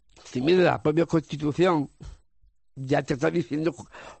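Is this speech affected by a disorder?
Yes: Down syndrome; congenital.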